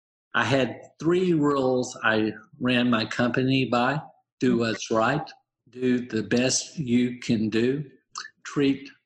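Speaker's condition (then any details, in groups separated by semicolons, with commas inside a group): Aphasia, apraxia, dysarthria after stroke; motor apraxia, dysarthria from stroke, lost reading and writing, doctors said would never talk; initially mute, plans each sentence, interruption loses it, mistaken for drunk, carries aphasia card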